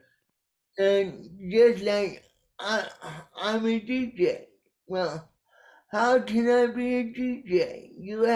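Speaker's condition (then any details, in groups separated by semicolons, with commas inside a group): Cerebral palsy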